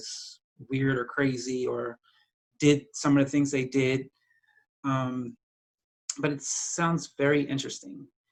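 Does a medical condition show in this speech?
No.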